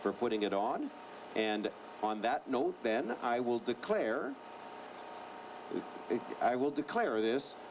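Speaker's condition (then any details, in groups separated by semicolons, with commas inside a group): No condition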